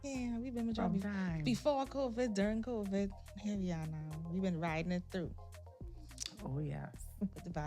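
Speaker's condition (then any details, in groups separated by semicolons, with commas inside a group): No condition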